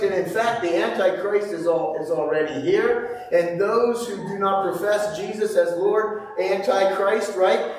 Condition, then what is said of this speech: No condition.